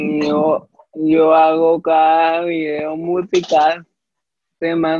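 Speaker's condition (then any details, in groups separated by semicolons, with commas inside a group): Cerebral palsy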